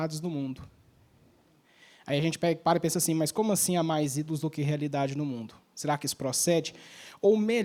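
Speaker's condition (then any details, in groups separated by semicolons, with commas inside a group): No condition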